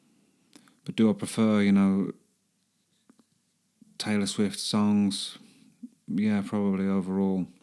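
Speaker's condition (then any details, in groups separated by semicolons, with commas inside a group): No condition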